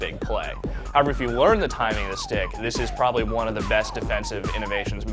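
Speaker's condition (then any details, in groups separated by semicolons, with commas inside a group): No condition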